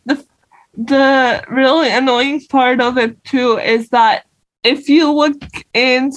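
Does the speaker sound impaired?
Yes: cerebral palsy; non-progressive, needs change over time; uses wheelchair and crutches to move around.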